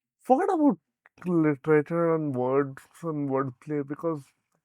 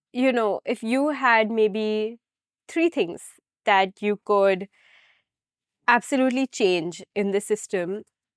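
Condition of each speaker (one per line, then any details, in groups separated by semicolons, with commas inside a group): Cerebral palsy; brain oxygen deprivation
No condition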